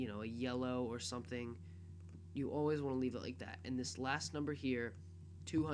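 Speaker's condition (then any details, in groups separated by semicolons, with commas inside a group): No condition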